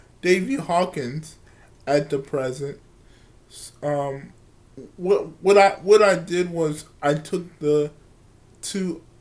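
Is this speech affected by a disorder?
Yes: cerebral palsy; from birth, wheelchair user.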